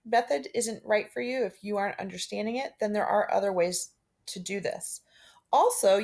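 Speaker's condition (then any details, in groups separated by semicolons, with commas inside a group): No condition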